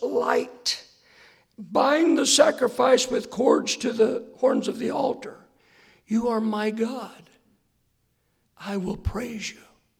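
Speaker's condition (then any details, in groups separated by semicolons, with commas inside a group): Hoarseness after vocal cord surgery; not smooth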